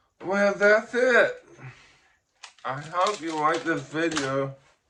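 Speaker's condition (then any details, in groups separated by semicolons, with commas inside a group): Ataxic cerebral palsy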